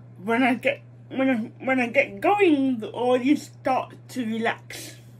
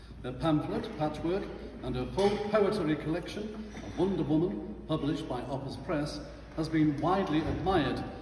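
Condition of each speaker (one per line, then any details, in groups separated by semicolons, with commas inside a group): Mild cerebral palsy; mild form, from birth; struggles with speech
No condition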